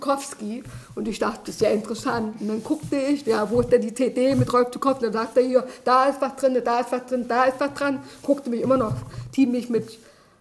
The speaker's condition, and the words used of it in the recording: Deafness. Und dann bin ich zu einem Verkäufer gegangen und dadurch, dass ich ja sprechen kann, guckt er mich ziemlich komisch an und sage, ja, ich bin taub